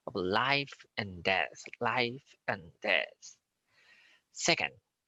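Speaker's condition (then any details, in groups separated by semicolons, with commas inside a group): No condition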